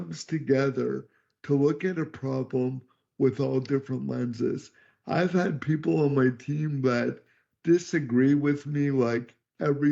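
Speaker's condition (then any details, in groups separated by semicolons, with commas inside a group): Cerebral palsy; could not talk until age 12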